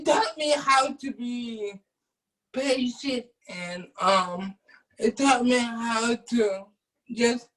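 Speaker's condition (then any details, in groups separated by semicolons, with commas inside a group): Cerebral palsy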